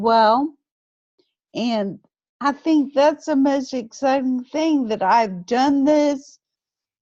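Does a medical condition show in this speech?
Yes: Friedreich's ataxia.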